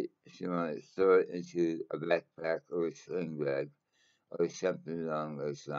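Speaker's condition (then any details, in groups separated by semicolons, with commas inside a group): Mouth cancer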